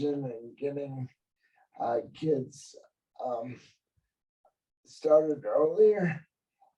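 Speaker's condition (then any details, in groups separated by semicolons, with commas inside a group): Cerebral palsy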